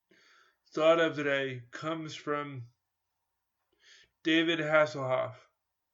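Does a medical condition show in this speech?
Yes: cerebral palsy; spastic type, from spinal meningitis, born two months premature, present from birth, stiff tight involuntary muscles, mainly legs; stuttered about 10 seconds during a past phone call.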